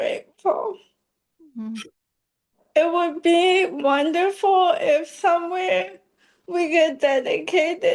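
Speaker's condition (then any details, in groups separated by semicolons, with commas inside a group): ALS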